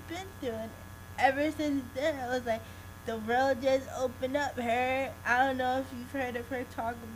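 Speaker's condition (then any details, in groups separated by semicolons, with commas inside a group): Cerebral palsy; spastic left hemiplegia, left side partially paralyzed; transfers independently after therapy, gait affected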